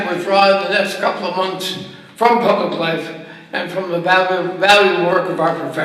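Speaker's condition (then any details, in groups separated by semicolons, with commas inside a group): ALS; voice weakened by disease, little voice left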